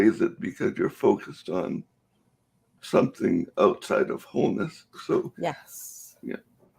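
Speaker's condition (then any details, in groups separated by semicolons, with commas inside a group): Cerebral palsy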